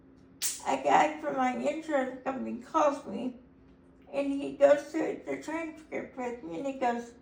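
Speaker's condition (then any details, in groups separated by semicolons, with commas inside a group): Cerebral palsy; able to talk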